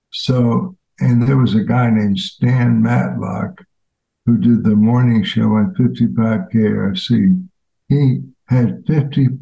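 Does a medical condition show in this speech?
Yes: ALS; fatal progressive disease, diagnosed months ago, hiking a year ago, expected to worsen; walking harder, brace on foot, balance slightly off, wife Donna as caregiver for some tasks; voice changed since onset, now a different voice, no spontaneous crying fits.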